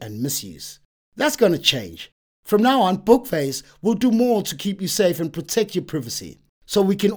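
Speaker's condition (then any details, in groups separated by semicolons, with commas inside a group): No condition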